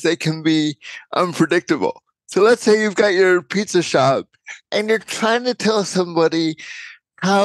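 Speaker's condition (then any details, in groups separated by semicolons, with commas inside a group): Cerebral palsy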